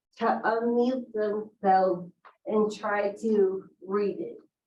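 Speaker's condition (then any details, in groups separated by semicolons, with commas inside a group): Cerebral palsy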